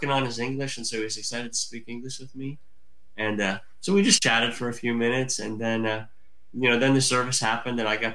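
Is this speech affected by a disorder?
Yes: cleft lip and palate; from birth.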